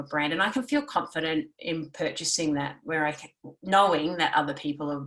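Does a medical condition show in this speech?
No.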